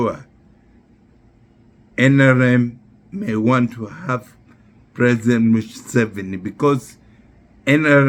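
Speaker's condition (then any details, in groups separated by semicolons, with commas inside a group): Neurological disease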